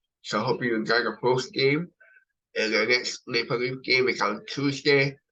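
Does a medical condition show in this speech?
Yes: cerebral palsy.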